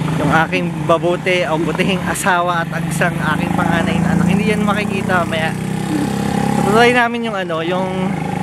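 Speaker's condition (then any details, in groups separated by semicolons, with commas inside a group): No condition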